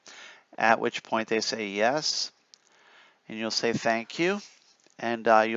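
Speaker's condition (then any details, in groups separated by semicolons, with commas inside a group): No condition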